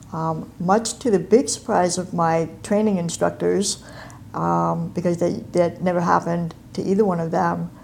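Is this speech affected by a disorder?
Yes: cleft palate and cleft lip; congenital, facial reconstruction at Lackland, mouth wired shut 12 weeks, over 30 years ago.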